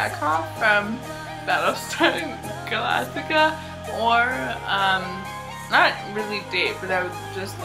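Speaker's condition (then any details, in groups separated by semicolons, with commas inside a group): Cerebral palsy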